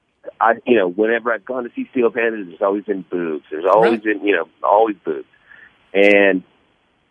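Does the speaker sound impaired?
No.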